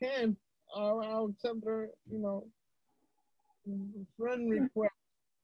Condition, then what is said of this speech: Cerebral palsy. Because with our cerebral palsy, our voice is erratic.